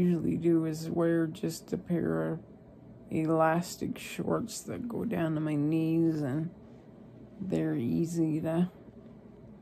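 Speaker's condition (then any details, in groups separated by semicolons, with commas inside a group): ALS; receiving hospice care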